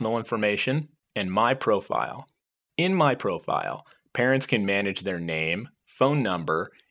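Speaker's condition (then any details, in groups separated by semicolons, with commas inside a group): No condition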